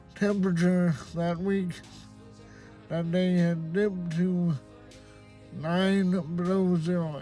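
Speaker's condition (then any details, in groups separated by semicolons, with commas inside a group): Cerebral palsy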